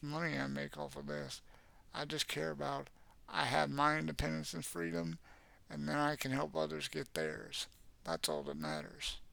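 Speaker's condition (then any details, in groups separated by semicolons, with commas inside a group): Cerebral palsy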